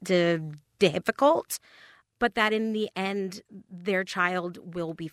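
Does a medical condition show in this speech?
Yes: stuttering; childhood onset at age 8, third grade, came on very fast, genetic, grandfather stutters, saw speech therapist; still stutters; at onset very long, tense silent blocks rather than repetitions; here prolonged sounds.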